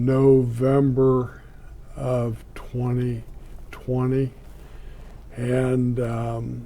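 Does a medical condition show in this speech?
Yes: ALS; about two years since diagnosis.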